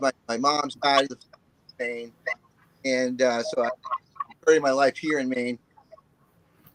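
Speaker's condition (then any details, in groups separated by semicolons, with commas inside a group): No condition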